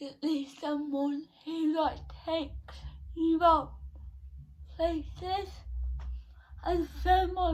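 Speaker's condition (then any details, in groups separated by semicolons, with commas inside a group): Cerebral palsy; not quadriplegic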